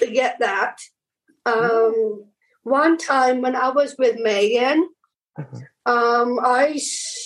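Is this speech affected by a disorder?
Yes: Down syndrome; from birth; young adult; speech praised as impressive by co-star Sean McElwee.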